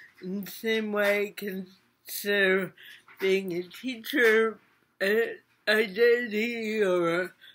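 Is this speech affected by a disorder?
Yes: mild cerebral palsy; speech impediment.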